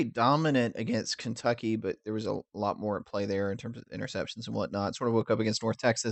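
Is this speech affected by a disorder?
No.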